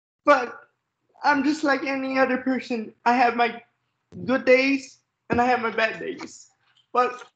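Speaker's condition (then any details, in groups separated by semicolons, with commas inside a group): Cerebral palsy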